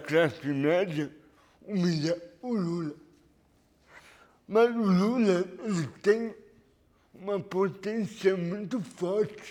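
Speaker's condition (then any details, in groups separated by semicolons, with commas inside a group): Cerebral palsy; lack of oxygen at birth, premature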